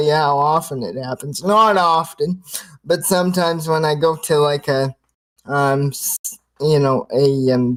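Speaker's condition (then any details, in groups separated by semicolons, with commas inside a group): Cerebral palsy, spastic quadriplegia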